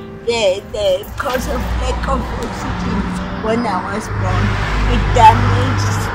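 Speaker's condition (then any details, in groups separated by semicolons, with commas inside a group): Cerebral palsy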